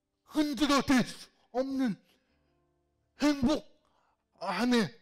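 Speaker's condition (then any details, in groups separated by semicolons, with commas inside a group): Cerebral palsy; fairly severe in childhood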